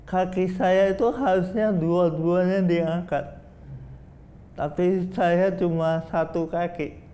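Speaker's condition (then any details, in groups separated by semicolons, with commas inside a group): Cerebral palsy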